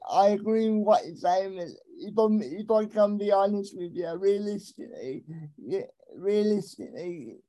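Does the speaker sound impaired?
Yes: cerebral palsy; arms affected.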